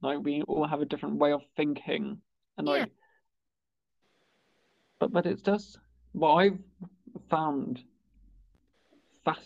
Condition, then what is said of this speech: Stuttering. And one of the things that I had found I found really hard, and I still do now, is picking up the phone and I just talk to my team.